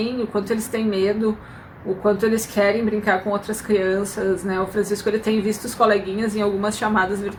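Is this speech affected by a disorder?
No.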